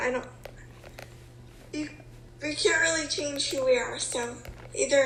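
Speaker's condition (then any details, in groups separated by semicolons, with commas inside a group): Cerebral palsy; uses wheelchair; can speak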